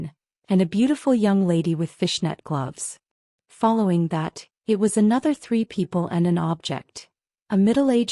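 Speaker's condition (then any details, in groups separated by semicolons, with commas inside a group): No condition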